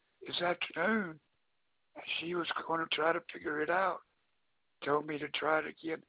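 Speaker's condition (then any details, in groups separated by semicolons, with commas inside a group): Throat cancer; hard to talk, agent says speech understandable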